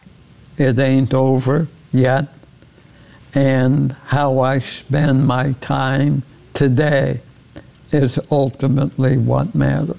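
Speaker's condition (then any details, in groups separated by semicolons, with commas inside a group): ALS; initial prognosis 2 to 5 years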